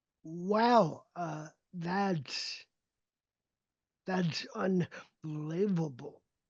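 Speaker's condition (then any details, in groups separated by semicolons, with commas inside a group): Cerebral palsy; not wheelchair user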